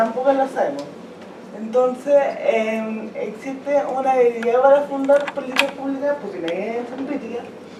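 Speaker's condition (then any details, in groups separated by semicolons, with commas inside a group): Cerebral palsy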